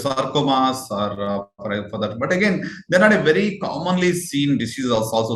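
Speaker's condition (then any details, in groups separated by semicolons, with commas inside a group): No condition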